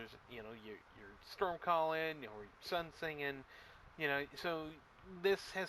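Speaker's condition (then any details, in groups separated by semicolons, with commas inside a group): No condition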